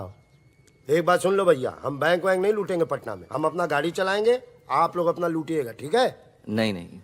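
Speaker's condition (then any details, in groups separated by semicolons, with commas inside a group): No condition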